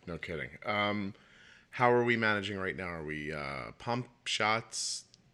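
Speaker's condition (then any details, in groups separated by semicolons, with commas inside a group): No condition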